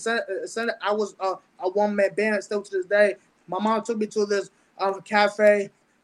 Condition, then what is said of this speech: Stuttering. And for a couple of years I will always think that because I stutter and people's gonna be making fun of me or looking at me